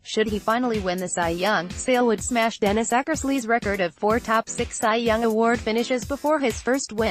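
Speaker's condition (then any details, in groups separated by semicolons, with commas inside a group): No condition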